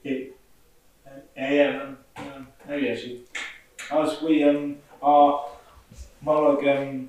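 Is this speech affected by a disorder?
Yes: stutter; stammer present since school years; difficulty saying things at work raising safety concerns, speech reportedly different when drunk; here repeated sounds, prolonged sounds.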